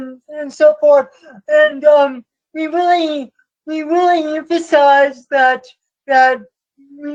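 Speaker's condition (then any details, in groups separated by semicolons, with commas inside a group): Cerebral palsy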